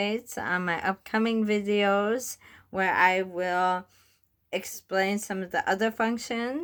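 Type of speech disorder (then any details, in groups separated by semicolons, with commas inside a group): Bulbar dysarthria; bulbar onset ALS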